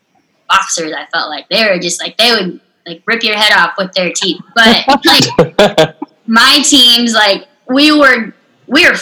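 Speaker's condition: Unilateral cleft lip and palate, severe

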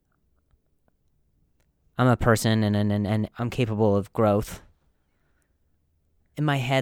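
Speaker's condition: Stutter; speech coaches, practices control before shows; very severe at first, hit himself in frustration; repeated sounds

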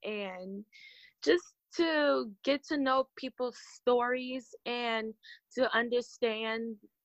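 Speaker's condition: Stuttering; long-standing stutter, years of speech therapy, severe stuttering and painful speeches in high school, not cured; less stuttering when unobserved, with close friends, or arguing, more when upset; prolonged sounds

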